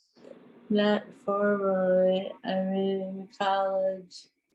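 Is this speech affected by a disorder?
Yes: Parkinson's; voice weaker than before.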